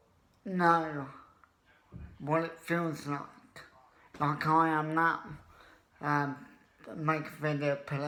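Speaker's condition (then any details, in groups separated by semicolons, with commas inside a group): Cerebral palsy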